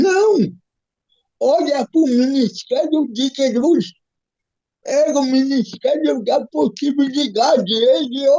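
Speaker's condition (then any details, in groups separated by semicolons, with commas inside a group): Cerebral palsy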